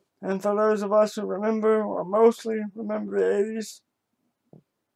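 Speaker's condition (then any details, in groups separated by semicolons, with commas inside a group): Cerebral palsy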